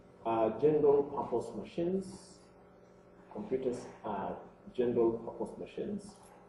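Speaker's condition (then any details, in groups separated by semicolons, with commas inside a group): No condition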